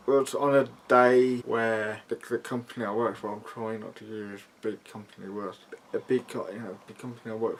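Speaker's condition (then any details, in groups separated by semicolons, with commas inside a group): Cerebral palsy; mild, affects muscles and speech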